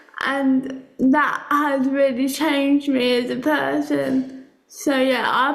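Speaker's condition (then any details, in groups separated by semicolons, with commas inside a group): Cerebral palsy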